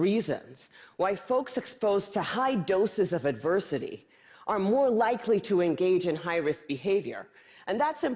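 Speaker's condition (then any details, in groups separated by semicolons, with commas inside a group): No condition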